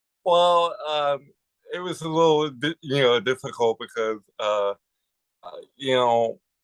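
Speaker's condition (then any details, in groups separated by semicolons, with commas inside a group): Cerebral palsy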